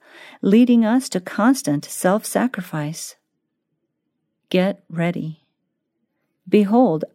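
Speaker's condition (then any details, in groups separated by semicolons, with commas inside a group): No condition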